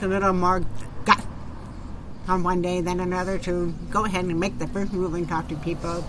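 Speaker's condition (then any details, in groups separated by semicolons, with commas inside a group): Profound deafness, genetic, profound; deaf voice, sounds different, sometimes taken for German accent, once reported as drunk slurring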